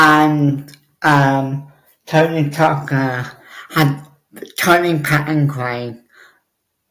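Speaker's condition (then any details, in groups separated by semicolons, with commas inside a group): Cerebral palsy; obvious speech impediment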